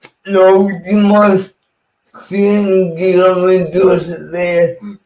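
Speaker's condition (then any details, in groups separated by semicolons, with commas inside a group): Cerebral palsy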